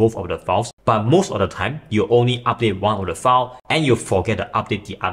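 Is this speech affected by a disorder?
No.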